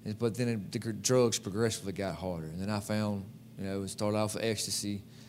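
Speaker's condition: No condition

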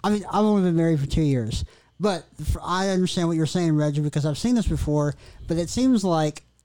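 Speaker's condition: Cleft lip and palate; congenital, lip scar, surgeries in childhood

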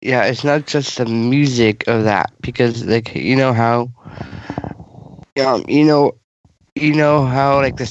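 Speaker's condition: Down syndrome

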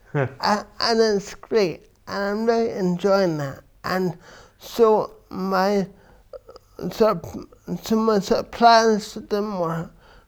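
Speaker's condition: Cerebral palsy; from birth

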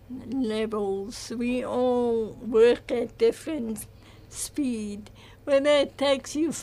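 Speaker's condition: Cerebral palsy; caused by lack of oxygen to brain

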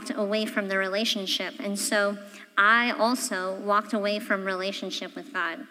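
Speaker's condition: Cleft palate; congenital

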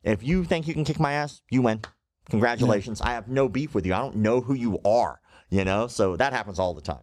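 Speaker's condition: Cleft lip and palate

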